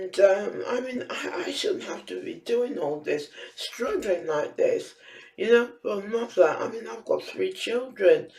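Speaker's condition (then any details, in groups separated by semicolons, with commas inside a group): Facial palsy; can barely hear own speech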